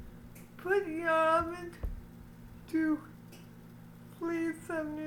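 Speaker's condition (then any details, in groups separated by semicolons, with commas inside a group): Cerebral palsy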